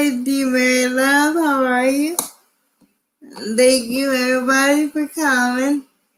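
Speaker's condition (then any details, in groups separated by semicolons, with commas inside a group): Cerebral palsy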